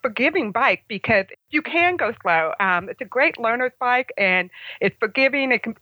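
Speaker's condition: Congenital hearing loss, congenital, about 75% hearing loss

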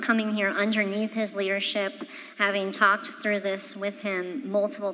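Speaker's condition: Cleft palate; congenital

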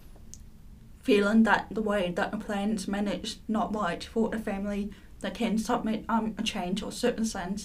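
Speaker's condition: Profound deafness

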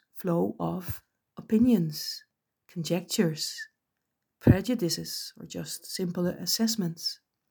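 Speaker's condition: No condition

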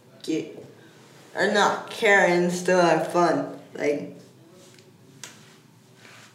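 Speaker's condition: Cerebral palsy; age 12, almost 13, uses wheelchair

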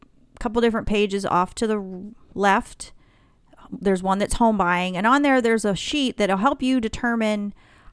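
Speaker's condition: No condition

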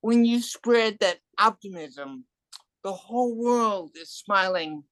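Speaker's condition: Cerebral palsy and hearing loss; adult

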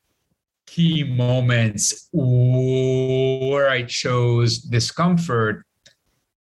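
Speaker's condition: Stutter; lifelong stutter, grew up stuttering in Lebanon, avoided speaking almost entirely for over 25 years; learned breathing technique to control stuttering, joined Toastmasters, speaks professionally, stand-up comedy; stutter may sound like internet problems, repeated fillers such as eh; prolonged sounds, blocks

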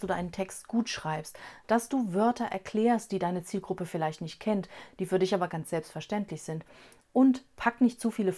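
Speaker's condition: No condition

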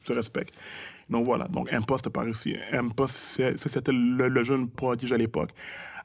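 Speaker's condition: Stuttering; childhood-onset stuttering, thought autistic as young child, spoke Creole, English and French mixed, fluent when rapping since teens; stuttering noticeable during this interview, as he points out himself, audible repetitions; stutters in conversation, strings syllables together very fast without stopping or tripping; repeated sounds

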